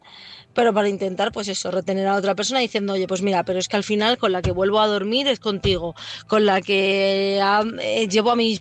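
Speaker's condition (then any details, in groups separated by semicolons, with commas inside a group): No condition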